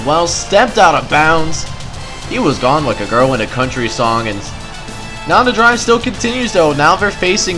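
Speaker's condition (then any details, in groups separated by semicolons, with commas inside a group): No condition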